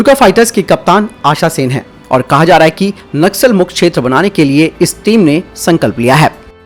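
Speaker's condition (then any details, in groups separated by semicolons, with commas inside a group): No condition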